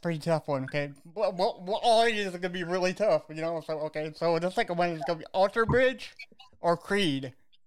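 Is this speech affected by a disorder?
Yes: cerebral palsy; cerebral palsy since birth, knee pain.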